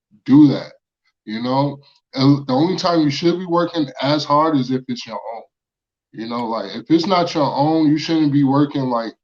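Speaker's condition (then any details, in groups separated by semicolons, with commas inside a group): No condition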